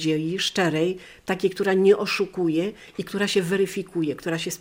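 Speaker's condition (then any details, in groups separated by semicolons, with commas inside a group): No condition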